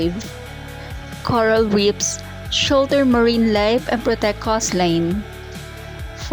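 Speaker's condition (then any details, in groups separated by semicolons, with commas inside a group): No condition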